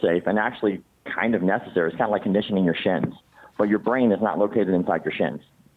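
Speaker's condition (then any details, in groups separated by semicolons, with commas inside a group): Cleft palate; congenital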